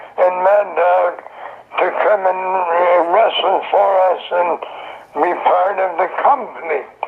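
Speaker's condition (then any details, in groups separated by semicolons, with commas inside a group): Throat cancer; survivor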